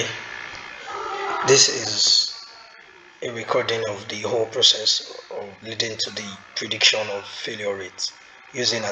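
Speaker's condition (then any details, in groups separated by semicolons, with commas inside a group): No condition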